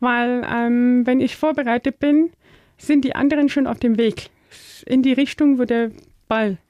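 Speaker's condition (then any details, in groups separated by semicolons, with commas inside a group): Deafness; deaf from birth, hears from 80 decibels, nothing under 120 without aids, Phonak hearing aids, lip-reads; learned speaking as child using balloons, speaks well, better than many deaf people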